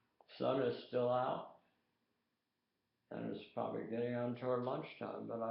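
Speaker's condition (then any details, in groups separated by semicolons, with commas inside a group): Tongue cancer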